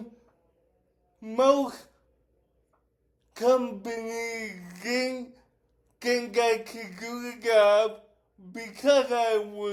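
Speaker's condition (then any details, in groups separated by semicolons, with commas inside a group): Cerebral palsy; affects speech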